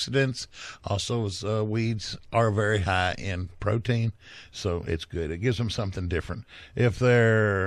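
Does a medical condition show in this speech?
No.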